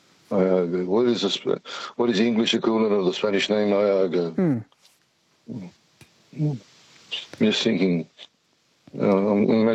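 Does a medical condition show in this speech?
Yes: Parkinson's; jittery, attributed by caller to Parkinson's.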